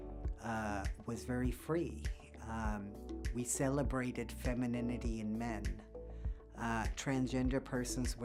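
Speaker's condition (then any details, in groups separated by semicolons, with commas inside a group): No condition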